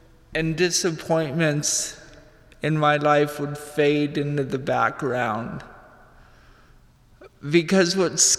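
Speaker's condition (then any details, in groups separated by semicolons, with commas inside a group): Cerebral palsy; cerebral palsy from lack of oxygen right before birth, physical effects only, slight limp, tight fingers, slow typing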